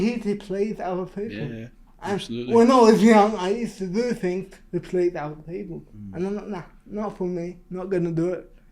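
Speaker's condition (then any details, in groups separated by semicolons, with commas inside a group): Cerebral palsy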